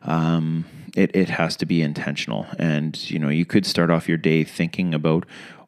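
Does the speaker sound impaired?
No.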